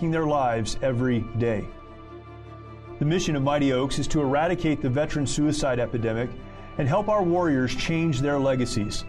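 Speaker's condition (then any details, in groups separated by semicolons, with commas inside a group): No condition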